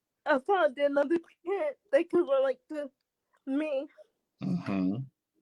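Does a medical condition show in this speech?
Yes: cerebral palsy.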